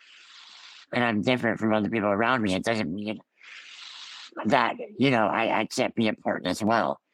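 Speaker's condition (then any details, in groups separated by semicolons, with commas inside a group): Ullrich congenital muscular dystrophy; from birth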